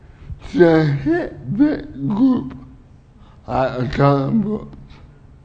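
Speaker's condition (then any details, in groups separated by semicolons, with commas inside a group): Cerebral palsy; uses wheelchair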